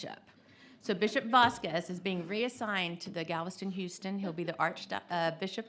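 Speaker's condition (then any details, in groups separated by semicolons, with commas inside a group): No condition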